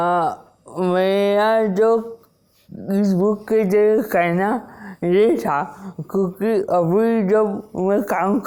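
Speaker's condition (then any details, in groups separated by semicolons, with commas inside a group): Wilson's disease; onset at age 16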